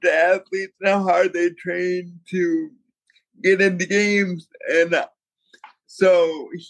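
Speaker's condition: Cerebral palsy; from birth, born prematurely at 3 pounds 7 ounces, father Jeff propels him through swim, bike, run; consistent workouts to manage condition

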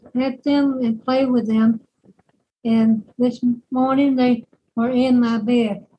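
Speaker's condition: Cerebral palsy; power wheelchair for mobility, uses AAC device to support natural speech; AAC device malfunctioning, attendant Patsy helps relay words, AI-generated voice replaces device; natural speech normally supported by AAC device, own voice heard alongside AI-generated voice

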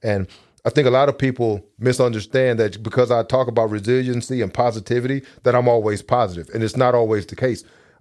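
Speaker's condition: No condition

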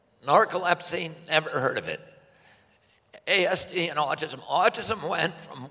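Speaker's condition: Spasmodic dystonia; onset age 42

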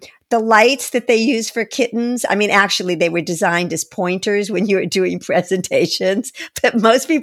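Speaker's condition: No condition

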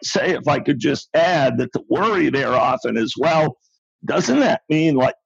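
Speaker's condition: Spasmodic dysphonia; no known cure

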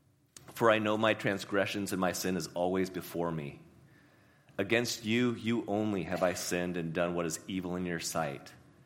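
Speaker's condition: No condition

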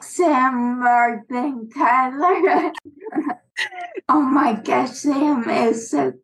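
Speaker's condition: Aphasia; talks poorly, intellect intact

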